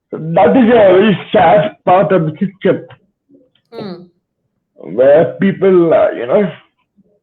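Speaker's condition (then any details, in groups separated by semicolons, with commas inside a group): Cerebral palsy; spastic type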